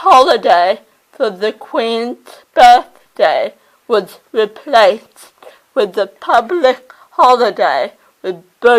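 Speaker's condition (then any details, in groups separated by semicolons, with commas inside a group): Cerebral palsy; oxygen starvation at birth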